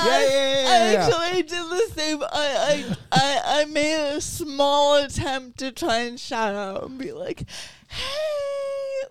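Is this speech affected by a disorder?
Yes: cerebral palsy.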